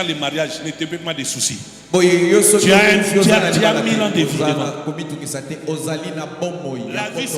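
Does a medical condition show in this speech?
No.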